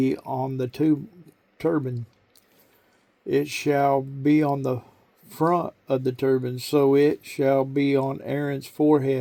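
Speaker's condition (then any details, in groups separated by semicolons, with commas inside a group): No condition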